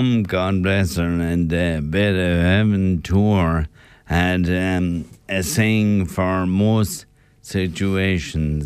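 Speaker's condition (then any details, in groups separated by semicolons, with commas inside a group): Motor neurone disease; very slowly progressing semi-benign variant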